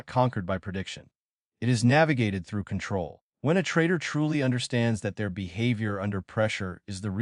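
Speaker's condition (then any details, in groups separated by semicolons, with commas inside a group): No condition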